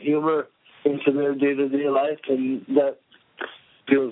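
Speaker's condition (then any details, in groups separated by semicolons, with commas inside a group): Cerebral palsy; cannot be hidden when acting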